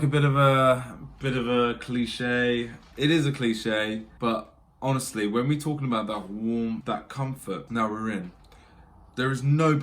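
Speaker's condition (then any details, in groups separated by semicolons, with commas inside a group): No condition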